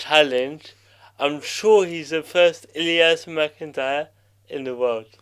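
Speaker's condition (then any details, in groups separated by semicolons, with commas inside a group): Cerebral palsy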